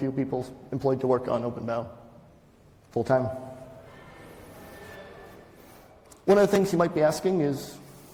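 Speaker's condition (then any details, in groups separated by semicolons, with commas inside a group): No condition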